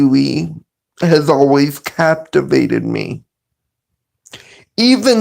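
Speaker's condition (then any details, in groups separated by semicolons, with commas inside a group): Cerebral palsy; physical disability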